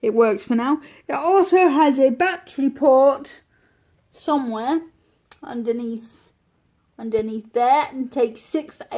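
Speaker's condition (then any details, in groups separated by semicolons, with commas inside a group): Cerebral palsy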